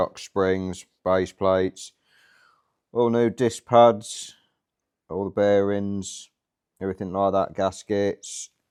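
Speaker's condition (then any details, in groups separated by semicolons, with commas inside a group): No condition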